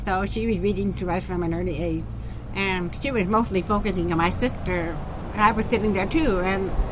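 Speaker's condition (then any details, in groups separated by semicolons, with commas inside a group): Profound deafness, genetic, profound; once reported as drunk slurring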